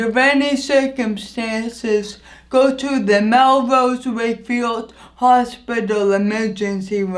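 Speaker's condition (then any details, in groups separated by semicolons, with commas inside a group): Anoxic brain injury; injury affects voice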